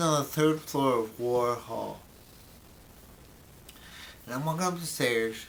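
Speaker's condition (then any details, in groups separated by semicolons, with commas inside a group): Brain injury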